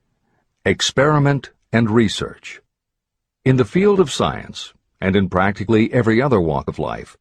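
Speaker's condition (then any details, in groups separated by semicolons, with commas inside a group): No condition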